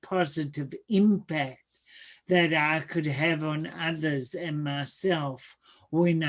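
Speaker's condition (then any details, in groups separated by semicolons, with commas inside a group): Cerebral palsy; speech sounds atypical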